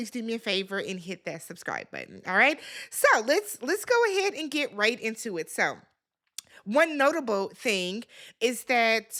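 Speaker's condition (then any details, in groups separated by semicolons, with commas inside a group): No condition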